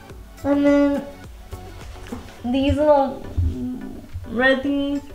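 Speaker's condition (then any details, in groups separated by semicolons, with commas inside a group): Cerebral palsy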